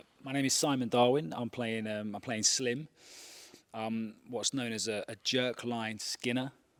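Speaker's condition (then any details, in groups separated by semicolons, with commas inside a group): No condition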